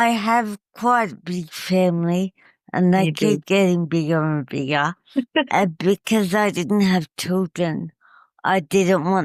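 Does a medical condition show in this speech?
Yes: cerebral palsy; tracheostomy, no voice one year, voice regained.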